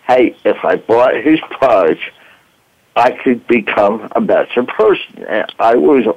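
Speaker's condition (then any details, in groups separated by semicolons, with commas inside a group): Voice box damage from tracheostomy; 1-2 week coma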